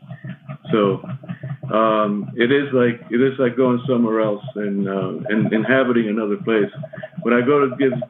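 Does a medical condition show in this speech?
Yes: Parkinson's; sometimes shaking, voice shakier than usual at recording; shaky voice, may stumble on words.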